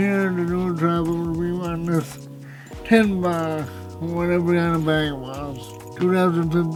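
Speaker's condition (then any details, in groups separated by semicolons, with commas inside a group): Cerebral palsy, severe; spastic type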